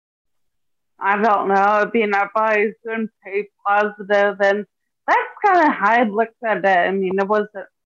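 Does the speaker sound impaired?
Yes: ataxia; stroke during benign brainstem tumor surgery at 26, right side numb, wheelchair one year; 5 years since onset, still shakes but much less, movement training for neuroplasticity, rock climbing; had speech, physical and occupational therapy.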